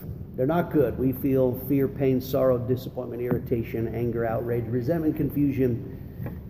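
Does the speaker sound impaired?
No.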